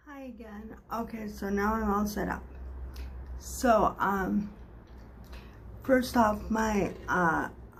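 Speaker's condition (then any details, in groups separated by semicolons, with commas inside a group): Cerebral palsy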